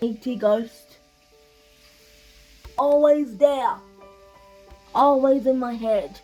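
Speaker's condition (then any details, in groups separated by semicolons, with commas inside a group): Cerebral palsy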